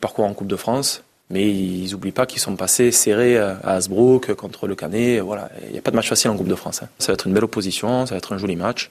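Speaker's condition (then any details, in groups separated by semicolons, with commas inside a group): No condition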